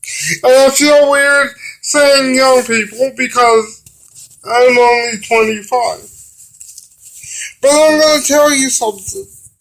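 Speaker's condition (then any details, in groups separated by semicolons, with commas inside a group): Cerebral palsy; brain damage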